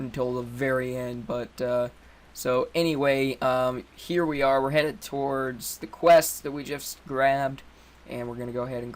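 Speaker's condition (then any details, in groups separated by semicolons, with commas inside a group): No condition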